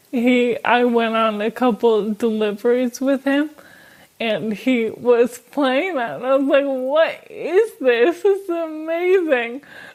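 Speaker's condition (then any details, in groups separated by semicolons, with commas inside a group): ALS; slowly losing speech, slightly slurred and quiet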